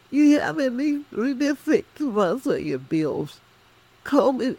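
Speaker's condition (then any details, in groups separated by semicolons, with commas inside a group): Cerebral palsy; employers reluctant to hire because of speech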